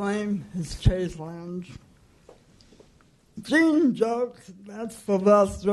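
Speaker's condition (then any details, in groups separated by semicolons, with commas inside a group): Cerebral palsy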